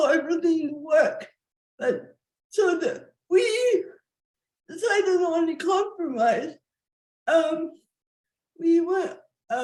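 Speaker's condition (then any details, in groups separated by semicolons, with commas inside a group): Cerebral palsy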